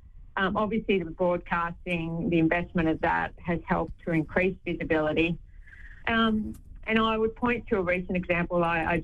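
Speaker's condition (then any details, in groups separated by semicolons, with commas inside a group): Deafness; blind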